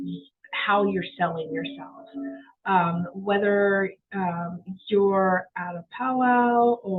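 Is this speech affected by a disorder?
No.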